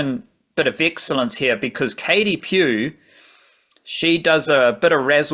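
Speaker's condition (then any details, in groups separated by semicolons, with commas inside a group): No condition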